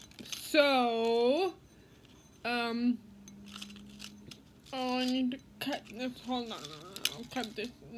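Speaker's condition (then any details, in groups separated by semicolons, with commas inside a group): Cerebral palsy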